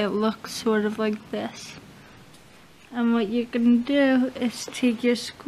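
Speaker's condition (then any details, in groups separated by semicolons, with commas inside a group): Cerebral palsy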